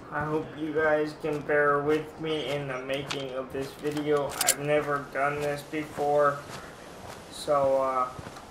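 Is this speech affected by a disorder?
Yes: cerebral palsy.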